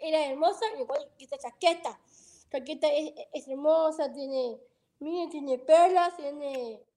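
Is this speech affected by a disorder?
Yes: Down syndrome; heart surgery.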